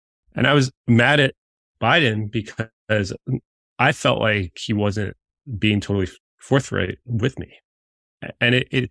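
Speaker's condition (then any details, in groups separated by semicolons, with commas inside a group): Stuttering; audible stuttering during interviews, noticed by listeners; prolonged sounds, blocks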